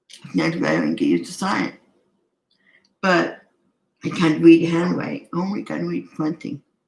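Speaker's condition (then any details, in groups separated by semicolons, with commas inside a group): Cerebral palsy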